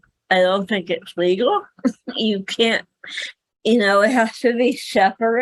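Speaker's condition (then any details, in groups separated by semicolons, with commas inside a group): Cerebral palsy; speaks better than types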